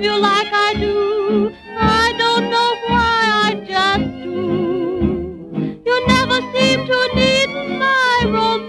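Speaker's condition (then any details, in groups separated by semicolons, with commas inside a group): No condition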